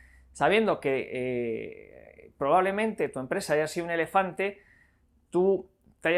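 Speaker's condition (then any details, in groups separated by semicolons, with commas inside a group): No condition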